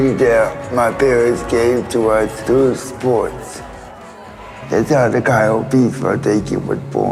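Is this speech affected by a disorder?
Yes: cerebral palsy.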